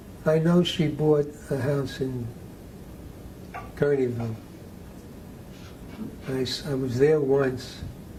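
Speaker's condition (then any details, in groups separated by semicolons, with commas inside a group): Parkinson's disease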